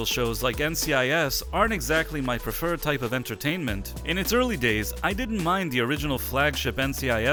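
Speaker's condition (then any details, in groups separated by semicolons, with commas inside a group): No condition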